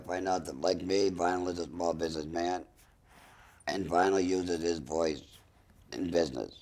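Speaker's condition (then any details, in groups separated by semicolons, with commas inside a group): Voice loss with speaking valve, voice prosthesis; laryngeal cancer, laryngectomy, implanted speaking valve; two years radiation and surgery, speaks with speaking valve; began hoarse, no voice after surgery, learned valve, intelligible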